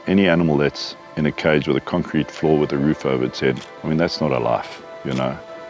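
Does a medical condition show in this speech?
No.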